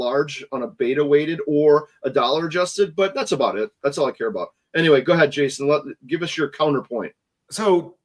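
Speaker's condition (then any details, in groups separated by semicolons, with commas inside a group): No condition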